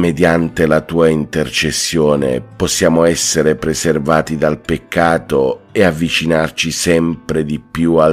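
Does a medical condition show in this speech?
No.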